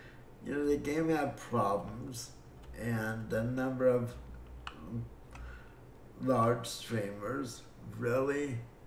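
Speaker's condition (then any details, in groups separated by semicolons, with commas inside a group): Cerebral palsy; breathing fine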